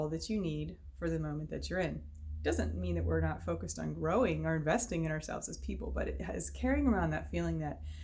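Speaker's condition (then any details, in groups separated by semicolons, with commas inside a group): No condition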